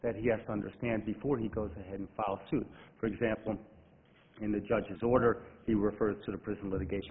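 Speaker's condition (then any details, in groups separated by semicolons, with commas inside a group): No condition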